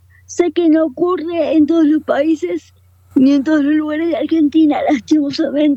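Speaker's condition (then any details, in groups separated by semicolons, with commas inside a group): Cerebral palsy, quadriparesis; speech affected along with mobility, confirmed by speaker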